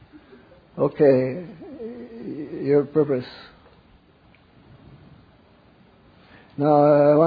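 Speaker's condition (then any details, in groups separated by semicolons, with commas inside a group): Parkinson's; wakes up around 3 am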